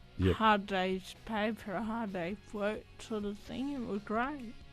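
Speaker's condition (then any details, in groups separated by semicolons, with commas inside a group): Athetoid cerebral palsy; voice slightly affected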